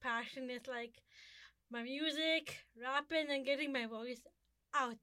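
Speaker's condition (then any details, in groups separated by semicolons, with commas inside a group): Down syndrome; described as a learning disability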